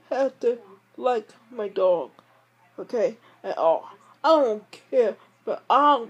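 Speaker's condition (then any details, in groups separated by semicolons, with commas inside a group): Speech impairment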